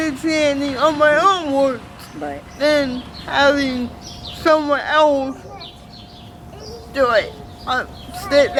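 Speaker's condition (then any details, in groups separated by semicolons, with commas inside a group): Cerebral palsy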